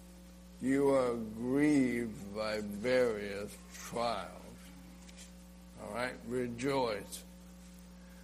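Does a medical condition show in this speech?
Yes: ALS; muscles quickly stopping working.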